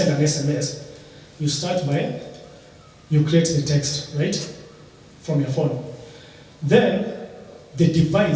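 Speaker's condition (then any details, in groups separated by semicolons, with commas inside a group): No condition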